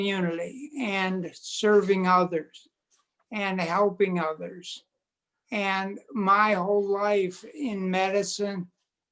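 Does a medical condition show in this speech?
Yes: multiple sclerosis; quadriplegic.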